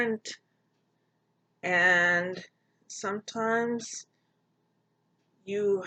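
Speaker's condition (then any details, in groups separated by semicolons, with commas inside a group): Cerebral palsy; poor balance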